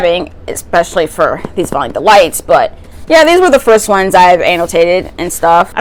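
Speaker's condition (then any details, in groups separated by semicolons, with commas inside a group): No condition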